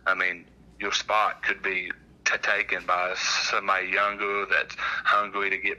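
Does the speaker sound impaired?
Yes: stuttering; present since at least seventh and eighth grade, avoided talking in class then, began speaking up in college; much improved, still working to improve, still noticeable to others; noticeable to listeners; here repeated sounds, prolonged sounds.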